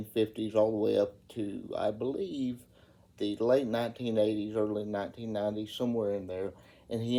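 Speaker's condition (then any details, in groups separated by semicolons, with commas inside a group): Cerebral palsy; reports speaking clearly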